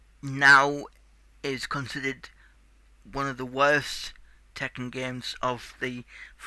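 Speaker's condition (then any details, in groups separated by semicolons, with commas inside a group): Cerebral palsy; tight muscles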